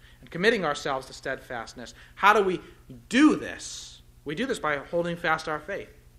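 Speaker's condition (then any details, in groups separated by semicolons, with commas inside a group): No condition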